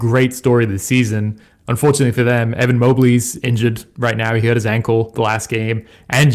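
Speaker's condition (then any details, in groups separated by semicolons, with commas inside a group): No condition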